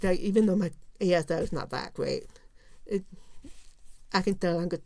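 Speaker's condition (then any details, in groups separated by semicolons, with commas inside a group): Profound deafness; no cochlear implant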